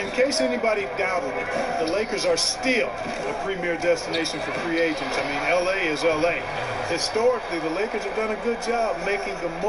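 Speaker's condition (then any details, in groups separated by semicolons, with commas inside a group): No condition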